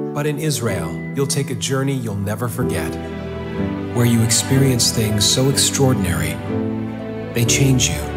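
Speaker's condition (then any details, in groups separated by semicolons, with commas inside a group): No condition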